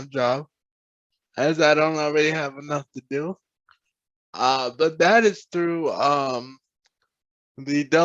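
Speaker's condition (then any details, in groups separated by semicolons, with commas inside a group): Cerebral palsy; present from birth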